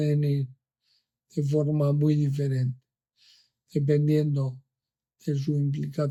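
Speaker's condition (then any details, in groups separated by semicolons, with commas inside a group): Amyotrophic lateral sclerosis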